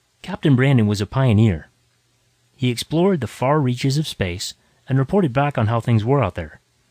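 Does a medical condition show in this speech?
No.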